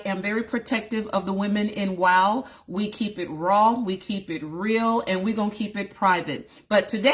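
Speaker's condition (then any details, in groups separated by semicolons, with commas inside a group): No condition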